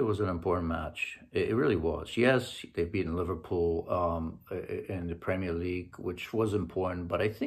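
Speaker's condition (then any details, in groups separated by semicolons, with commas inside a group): No condition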